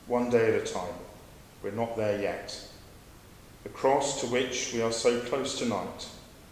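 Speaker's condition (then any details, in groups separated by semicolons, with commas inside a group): No condition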